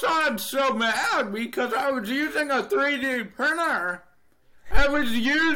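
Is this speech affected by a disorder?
Yes: deafness, Neurofibromatosis Type 2; first half deaf, then 2 months of no hearing, then amplifier gave some hearing.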